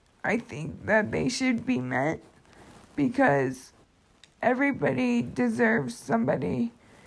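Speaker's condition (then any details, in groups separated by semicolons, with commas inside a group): Cerebral palsy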